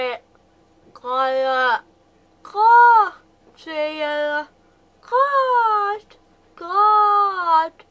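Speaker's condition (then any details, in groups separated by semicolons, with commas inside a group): Cerebral palsy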